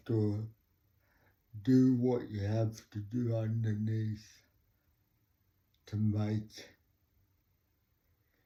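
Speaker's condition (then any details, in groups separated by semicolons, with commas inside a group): Cerebral palsy; talks slowly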